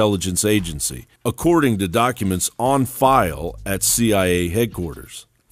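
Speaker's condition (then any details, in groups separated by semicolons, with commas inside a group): No condition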